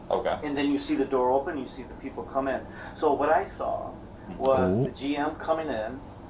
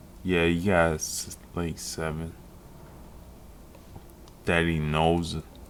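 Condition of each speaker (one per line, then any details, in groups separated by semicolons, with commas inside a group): No condition
Multiple sclerosis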